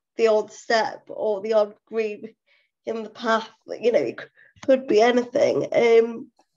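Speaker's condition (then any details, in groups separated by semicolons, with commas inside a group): Cerebral palsy; full-time wheelchair user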